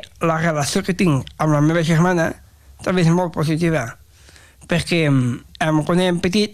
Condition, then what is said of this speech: Down syndrome. Simplement que és una diferència de més, que jo no tinc per què expressar-me de la mateixa manera que els altres.